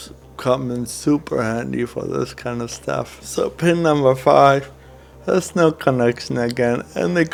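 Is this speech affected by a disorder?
Yes: cerebral palsy.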